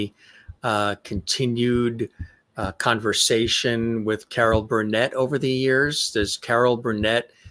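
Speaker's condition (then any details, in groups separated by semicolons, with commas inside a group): No condition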